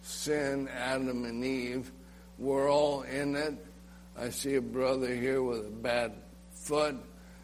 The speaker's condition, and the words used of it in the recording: ALS (motor neuron disease). You can hear my slur.